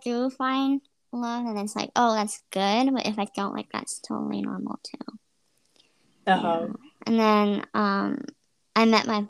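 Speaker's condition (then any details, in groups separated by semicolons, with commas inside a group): Cleft lip and palate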